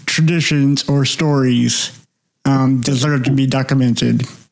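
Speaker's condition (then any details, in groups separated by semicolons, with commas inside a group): Cerebral palsy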